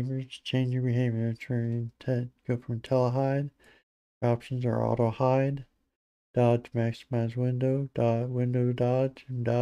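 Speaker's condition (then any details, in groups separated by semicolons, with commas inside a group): Parkinson's disease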